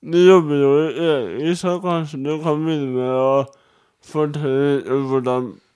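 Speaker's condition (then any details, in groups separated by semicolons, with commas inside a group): Cerebral palsy; needs personal assistance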